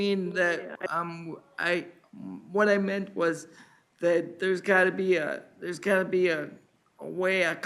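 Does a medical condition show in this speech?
Yes: cerebral palsy.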